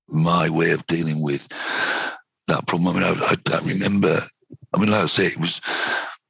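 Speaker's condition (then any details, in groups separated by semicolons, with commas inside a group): Vocal cord cancer, head and neck cancer, right vocal cord; right vocal cord carcinoma, stage three, 50 mm tumour, onset about 51, debulked not excised, chemoradiotherapy; normal voice kept, earlier voice croaky, weak, vanishing, breathing restricted, night choking, difficult intubation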